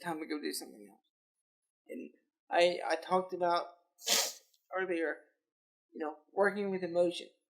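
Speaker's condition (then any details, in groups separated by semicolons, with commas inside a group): Cerebral palsy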